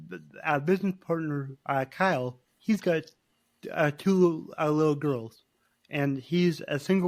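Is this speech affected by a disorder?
Yes: cerebral palsy.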